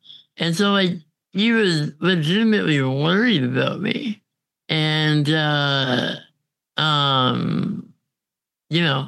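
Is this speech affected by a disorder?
Yes: congenital muscular dystrophy; diagnosed at 6 months, chronically physically disabled; on a ventilator, goes downtown on own, more independent than ever.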